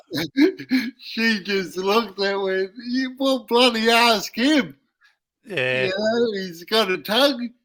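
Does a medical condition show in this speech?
Yes: cerebral palsy; uses wheelchair.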